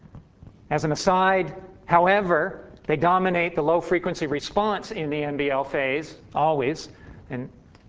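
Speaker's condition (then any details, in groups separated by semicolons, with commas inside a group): No condition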